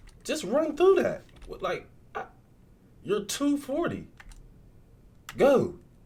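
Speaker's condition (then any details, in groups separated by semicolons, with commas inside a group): No condition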